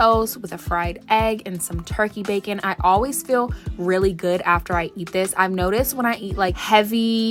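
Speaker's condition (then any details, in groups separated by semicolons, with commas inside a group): No condition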